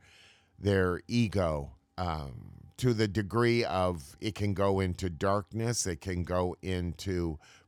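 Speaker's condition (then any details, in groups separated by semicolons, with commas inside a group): No condition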